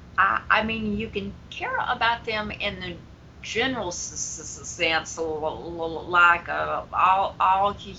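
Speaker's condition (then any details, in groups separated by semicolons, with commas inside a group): Stuttering; long-standing stuttering, managed over the years; repeated sounds, repeated words, prolonged sounds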